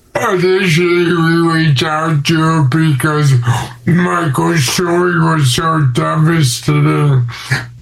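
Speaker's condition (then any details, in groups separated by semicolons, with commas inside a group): Cerebral palsy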